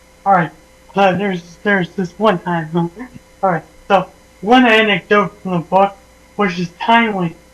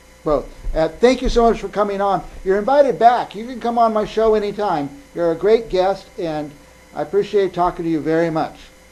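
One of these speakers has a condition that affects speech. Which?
The first: traumatic brain injury; motor vehicle accident, had tracheostomy; voice affected by brain damage and tracheostomy trauma, initially couldn't talk or swallow.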